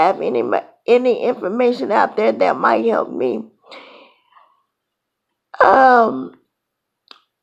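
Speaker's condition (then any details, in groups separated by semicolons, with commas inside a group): Cerebral palsy; born two months premature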